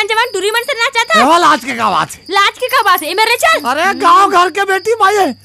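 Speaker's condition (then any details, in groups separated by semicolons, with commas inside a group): No condition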